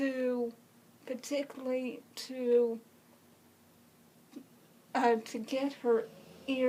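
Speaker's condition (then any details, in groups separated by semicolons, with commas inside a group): Cerebral palsy; congenital, uses wheelchair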